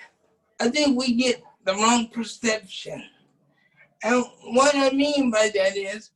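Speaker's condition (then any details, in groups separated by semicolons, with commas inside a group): Cerebral palsy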